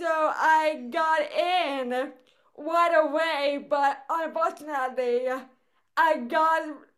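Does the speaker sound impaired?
Yes: cerebral palsy; second hand surgery done, Botox in legs and arm upcoming, physical therapy, foot surgery planned.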